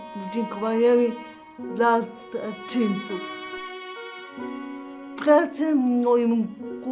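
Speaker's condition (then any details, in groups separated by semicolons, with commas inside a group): Cerebral palsy; from birth, affects hands, legs and face; predicted never to speak, learned through daily exercises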